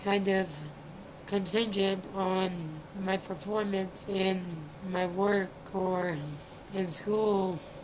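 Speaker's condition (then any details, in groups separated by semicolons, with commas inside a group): Spinal muscular atrophy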